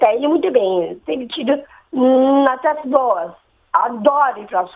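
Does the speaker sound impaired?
Yes: Down syndrome; Down syndrome since birth, aged 15, fragile health until about age 10; already talking when small, began stuttering after 2.5-year move to Germany, development somewhat delayed.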